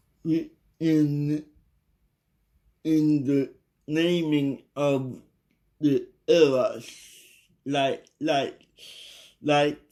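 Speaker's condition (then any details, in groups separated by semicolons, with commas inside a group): Cerebral palsy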